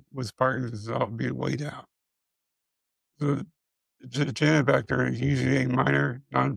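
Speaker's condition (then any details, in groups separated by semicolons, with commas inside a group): Multiple system atrophy; voice pitch goes up and down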